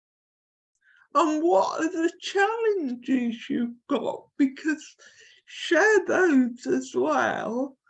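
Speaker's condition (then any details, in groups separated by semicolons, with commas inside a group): Cerebral palsy; from birth, affects limbs and neck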